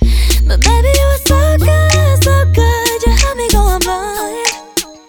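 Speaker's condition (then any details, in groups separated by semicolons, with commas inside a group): No condition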